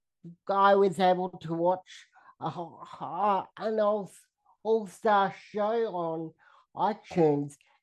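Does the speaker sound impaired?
Yes: cerebral palsy; spastic quadriplegia, diagnosed at eight months old.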